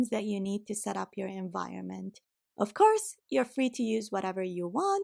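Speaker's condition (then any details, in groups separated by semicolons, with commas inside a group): No condition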